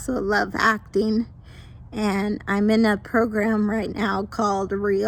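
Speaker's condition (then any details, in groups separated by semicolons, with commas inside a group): Mild cerebral palsy; mild form from birth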